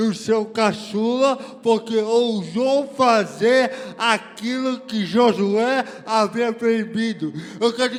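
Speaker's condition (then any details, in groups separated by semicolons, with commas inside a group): Cerebral palsy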